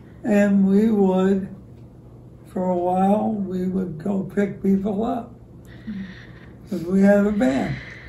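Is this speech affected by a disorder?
Yes: ALS; about 25 years since diagnosis.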